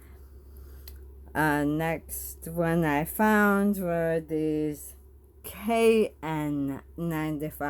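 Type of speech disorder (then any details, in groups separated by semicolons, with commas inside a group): Bulbar dysarthria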